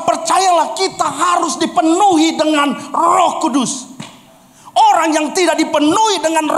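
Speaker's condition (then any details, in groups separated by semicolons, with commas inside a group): No condition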